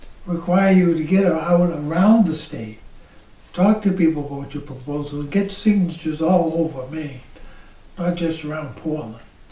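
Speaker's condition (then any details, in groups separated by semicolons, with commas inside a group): ALS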